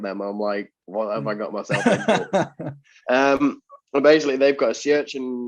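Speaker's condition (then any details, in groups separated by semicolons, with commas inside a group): No condition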